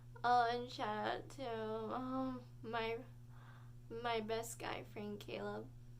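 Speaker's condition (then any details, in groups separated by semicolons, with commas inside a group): Cerebral palsy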